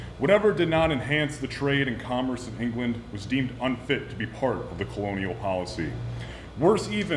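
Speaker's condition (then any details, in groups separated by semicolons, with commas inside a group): No condition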